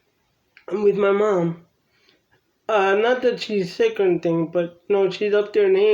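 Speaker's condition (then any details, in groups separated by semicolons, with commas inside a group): Cerebral palsy; from birth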